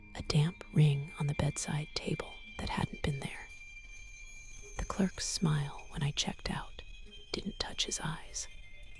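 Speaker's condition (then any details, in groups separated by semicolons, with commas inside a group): No condition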